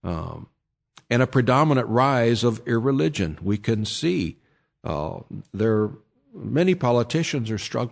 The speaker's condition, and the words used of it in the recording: None; typical speech.